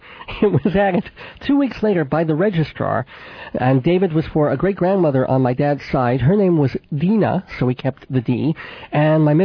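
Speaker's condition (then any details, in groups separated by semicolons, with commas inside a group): Cleft palate with lisp; mild residual lisp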